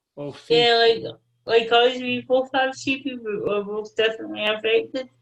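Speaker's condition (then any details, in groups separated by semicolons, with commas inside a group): Cerebral palsy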